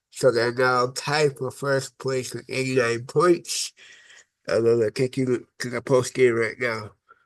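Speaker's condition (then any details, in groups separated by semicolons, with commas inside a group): Cerebral palsy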